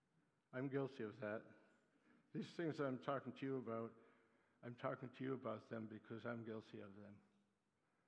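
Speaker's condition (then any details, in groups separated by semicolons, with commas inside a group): Parkinson's disease; Parkinson's attacks muscles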